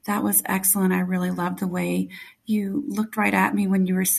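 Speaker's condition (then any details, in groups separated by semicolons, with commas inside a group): No condition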